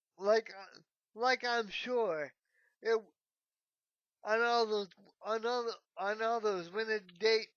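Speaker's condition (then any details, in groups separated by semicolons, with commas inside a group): Cerebral palsy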